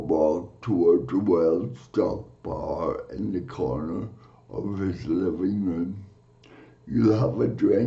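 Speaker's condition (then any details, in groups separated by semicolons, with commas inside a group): Cerebral palsy; from birth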